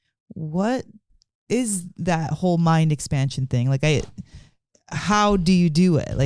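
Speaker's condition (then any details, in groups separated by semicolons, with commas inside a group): No condition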